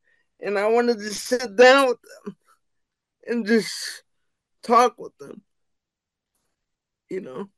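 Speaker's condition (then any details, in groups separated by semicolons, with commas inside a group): Cerebral palsy; wheelchair bound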